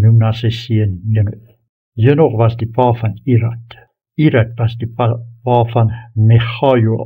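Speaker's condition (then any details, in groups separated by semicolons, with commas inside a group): No condition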